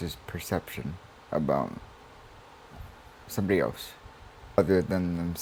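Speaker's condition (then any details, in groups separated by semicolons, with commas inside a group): Cerebral palsy; spastic quadriplegic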